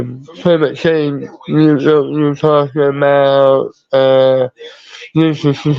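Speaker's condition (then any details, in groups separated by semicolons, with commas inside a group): Mouth cancer, tongue removed; mouth, neck and throat cancer, tongue removed; multiple surgeries; hard to understand, difficulty enunciating words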